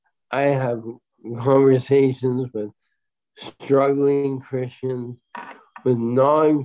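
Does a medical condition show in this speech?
Yes: bulbar onset ALS; brain breakdown with various muscles, voice affected first, diagnosed last fall; within last few months of diagnosis; voice deteriorating, expected to progress to swallowing and breathing.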